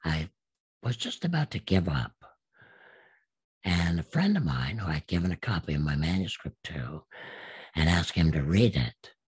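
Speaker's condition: Absent vocal cords; speech therapist saw no hope

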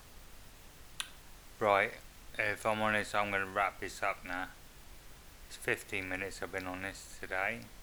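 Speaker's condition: Multiple sclerosis; may be starting to slur words, slowed reading pace

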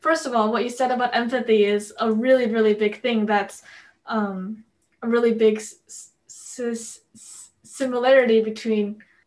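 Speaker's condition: Stutter; present since school years; sound and word repetitions, often unnoticed by others; repeated sounds, prolonged sounds, blocks

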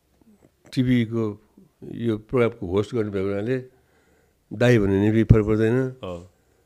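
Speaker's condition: Parkinson's disease; DBS advised by Dr Takaomi Taira

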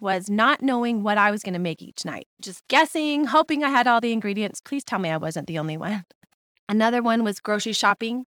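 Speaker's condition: No condition

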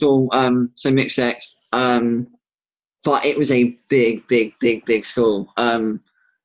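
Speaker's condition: Bilateral cleft lip and palate; congenital, severe

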